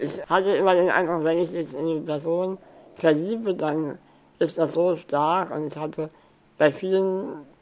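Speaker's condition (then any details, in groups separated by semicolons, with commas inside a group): Spinal muscular atrophy; neuromuscular disease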